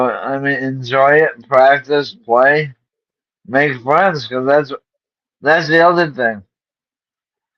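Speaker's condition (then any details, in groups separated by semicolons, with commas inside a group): ALS; diagnosed about a month ago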